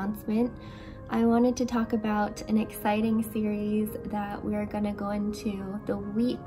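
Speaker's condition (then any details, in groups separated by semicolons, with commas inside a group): No condition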